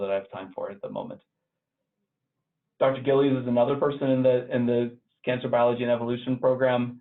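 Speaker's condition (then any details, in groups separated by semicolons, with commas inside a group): No condition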